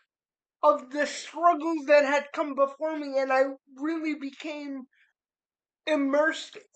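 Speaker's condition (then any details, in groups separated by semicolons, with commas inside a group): Cerebral palsy; spastic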